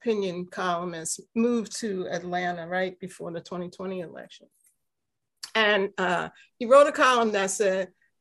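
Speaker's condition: No condition

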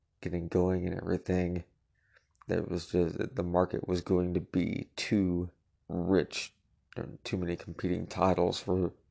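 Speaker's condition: No condition

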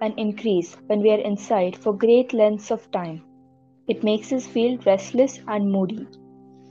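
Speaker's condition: No condition

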